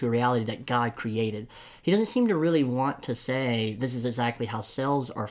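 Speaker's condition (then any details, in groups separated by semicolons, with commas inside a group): Cleft lip and palate; congenital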